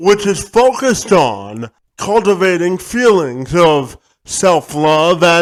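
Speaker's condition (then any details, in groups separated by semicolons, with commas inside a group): Cerebral palsy; spastic quadriplegic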